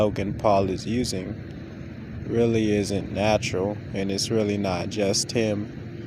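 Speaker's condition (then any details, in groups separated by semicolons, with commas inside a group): No condition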